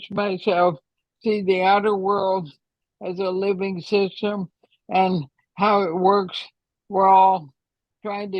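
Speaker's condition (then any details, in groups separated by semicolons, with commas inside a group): ALS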